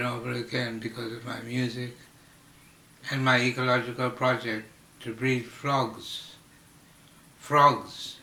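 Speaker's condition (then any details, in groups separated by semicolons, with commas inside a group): Slurred speech from poisoning; hypersalivation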